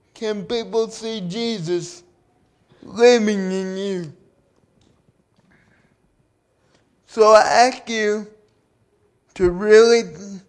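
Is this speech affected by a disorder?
Yes: cerebral palsy; due to birth complications.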